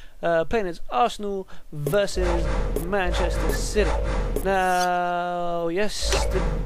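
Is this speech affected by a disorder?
No.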